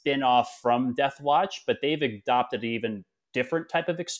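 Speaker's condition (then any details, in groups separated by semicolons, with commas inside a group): No condition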